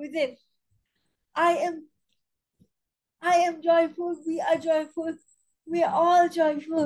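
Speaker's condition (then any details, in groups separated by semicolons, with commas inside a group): Cerebral palsy spastic quadriplegia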